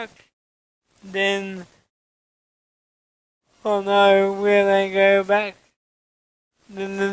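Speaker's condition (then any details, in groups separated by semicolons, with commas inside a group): Cerebral palsy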